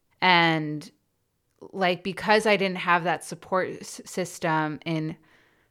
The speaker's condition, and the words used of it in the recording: No condition.